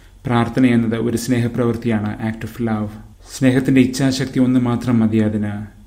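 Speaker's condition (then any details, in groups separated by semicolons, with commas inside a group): No condition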